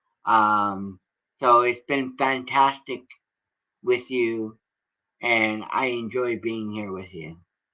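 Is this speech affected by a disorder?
Yes: cerebral palsy.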